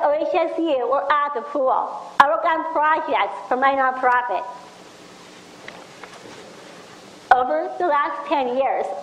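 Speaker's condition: Down syndrome; extra chromosome; speech problems

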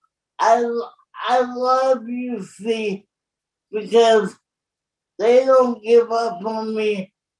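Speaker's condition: Cerebral palsy; born very premature

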